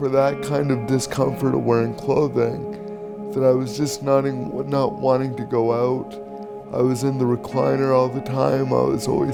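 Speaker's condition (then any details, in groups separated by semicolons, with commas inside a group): Cerebral palsy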